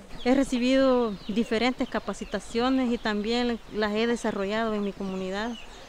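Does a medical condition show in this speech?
No.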